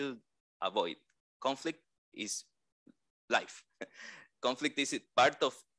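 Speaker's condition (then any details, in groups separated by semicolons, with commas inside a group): No condition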